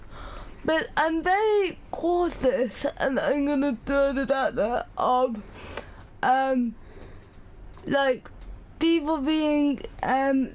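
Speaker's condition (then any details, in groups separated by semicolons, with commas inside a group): Cerebral palsy; cerebral palsy affecting arms and legs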